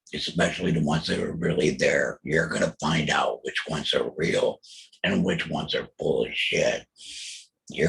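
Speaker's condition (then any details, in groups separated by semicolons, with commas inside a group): Total laryngectomy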